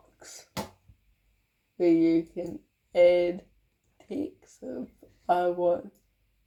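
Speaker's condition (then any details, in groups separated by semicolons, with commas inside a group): Cerebral palsy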